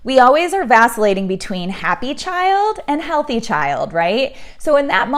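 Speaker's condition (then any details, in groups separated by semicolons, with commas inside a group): No condition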